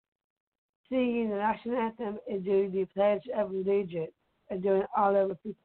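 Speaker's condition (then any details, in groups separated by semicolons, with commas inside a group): Down syndrome; from birth; young woman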